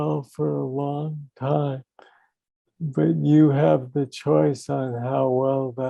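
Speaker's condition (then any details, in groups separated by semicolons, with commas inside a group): Young onset Parkinson's disease; voice and speaking difficulty biggest current problem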